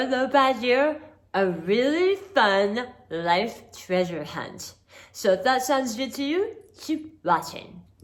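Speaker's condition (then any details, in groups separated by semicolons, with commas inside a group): Hemi-glossectomy for oral cancer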